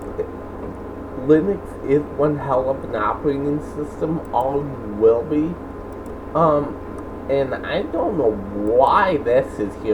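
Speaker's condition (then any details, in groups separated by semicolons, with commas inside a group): Cerebral palsy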